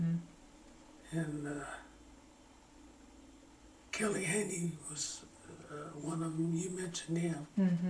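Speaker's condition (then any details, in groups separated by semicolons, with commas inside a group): Parkinson's; slowing down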